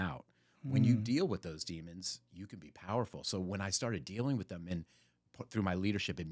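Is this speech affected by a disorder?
No.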